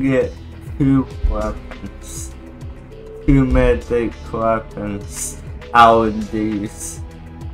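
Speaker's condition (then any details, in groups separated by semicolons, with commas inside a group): Cerebral palsy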